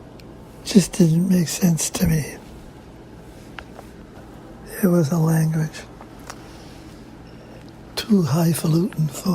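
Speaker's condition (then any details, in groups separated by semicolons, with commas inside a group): Parkinson's disease; lost voice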